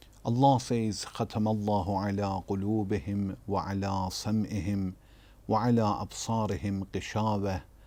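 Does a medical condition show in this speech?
No.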